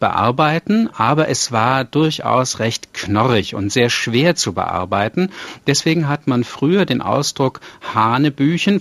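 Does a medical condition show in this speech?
No.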